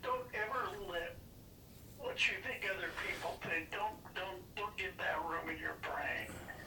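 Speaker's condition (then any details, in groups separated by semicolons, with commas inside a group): Parkinson's disease; not all symptoms relieved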